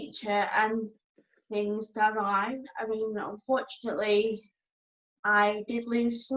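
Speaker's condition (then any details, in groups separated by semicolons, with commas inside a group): Cerebral palsy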